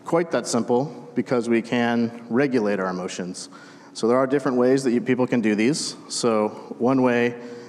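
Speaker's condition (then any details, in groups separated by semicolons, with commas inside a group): No condition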